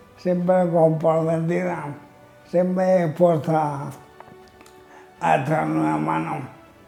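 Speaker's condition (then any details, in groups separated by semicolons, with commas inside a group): Amyotrophic lateral sclerosis (ela)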